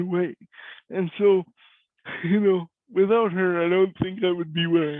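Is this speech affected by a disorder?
Yes: cerebral palsy; voice is different.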